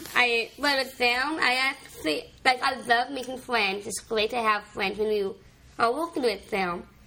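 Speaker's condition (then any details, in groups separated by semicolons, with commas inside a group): Down syndrome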